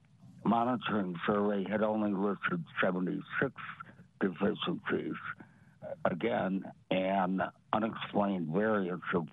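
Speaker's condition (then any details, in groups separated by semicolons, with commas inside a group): Parotid gland removal; difficulty speaking at this recording, recurring, attributed to parotid gland removal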